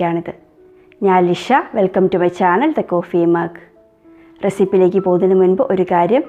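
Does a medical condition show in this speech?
No.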